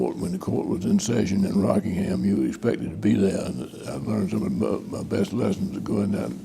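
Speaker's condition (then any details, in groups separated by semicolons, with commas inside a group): Parkinson's disease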